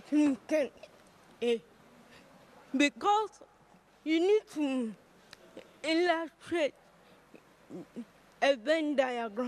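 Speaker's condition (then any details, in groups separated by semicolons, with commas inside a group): Cerebral palsy; affects muscle tone, movement, motor skills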